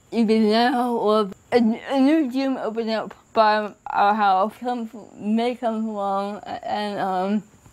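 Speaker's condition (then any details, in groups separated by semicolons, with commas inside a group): Cerebral palsy; from birth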